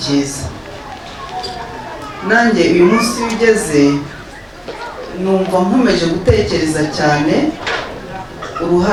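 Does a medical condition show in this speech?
No.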